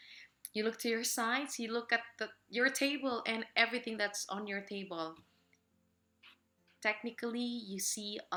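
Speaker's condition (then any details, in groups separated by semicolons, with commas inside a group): No condition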